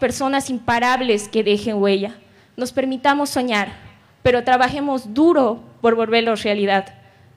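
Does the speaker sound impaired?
No.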